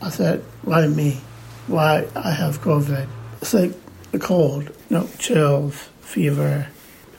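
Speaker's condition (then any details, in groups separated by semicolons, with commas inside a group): Down syndrome; congenital, extra chromosome, 41 years, congenital heart disease, replaced pulmonary valve, ventricular tachycardia, defibrillator, lung disease; recovered COVID-19 January, Brigham and Women's Hospital Boston, second vaccine dose, back to treadmill, elliptical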